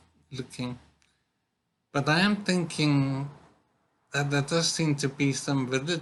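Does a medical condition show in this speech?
Yes: brain injury; severe.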